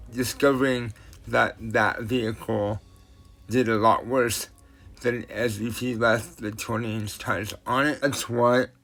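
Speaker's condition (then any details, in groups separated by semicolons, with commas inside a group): Cerebral palsy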